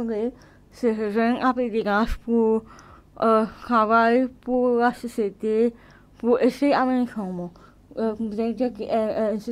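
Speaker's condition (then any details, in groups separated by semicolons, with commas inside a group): Cerebral palsy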